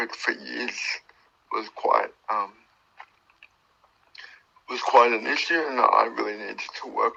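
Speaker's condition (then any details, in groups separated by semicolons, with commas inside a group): Cerebral palsy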